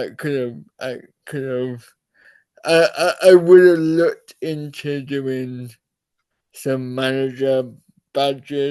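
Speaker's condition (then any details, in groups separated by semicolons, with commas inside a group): Cerebral palsy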